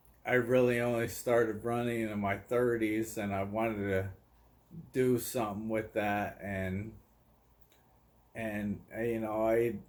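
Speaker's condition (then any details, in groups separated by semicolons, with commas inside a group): ALS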